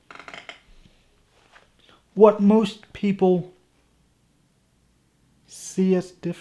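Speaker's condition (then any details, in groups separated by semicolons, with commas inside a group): Cerebral palsy; from birth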